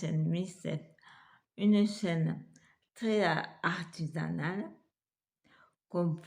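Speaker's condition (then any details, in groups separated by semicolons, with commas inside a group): Multiple sclerosis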